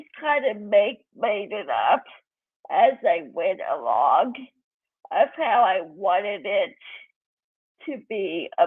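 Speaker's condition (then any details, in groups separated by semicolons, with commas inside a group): Cerebral palsy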